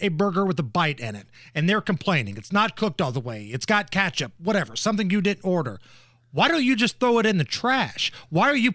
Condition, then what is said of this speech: None; typical speech.